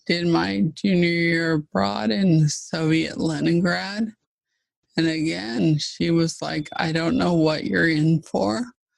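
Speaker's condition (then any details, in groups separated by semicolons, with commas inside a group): ALS (Lou Gehrig's disease); fast progressing form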